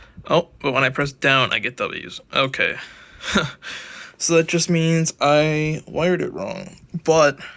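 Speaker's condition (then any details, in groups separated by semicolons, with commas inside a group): No condition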